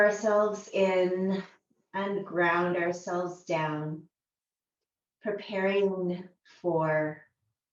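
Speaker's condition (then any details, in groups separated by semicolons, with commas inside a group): No condition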